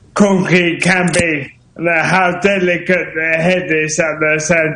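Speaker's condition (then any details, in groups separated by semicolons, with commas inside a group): Motor neuron disease; motor neuron disease diagnosed several years ago; recent decline, MND taken its toll recently; voice slowing down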